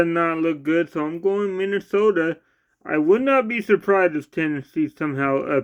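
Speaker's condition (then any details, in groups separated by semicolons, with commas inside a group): Cerebral palsy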